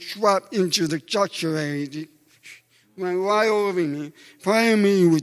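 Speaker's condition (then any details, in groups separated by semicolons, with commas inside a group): Deafness; comfortable speaking and using own voice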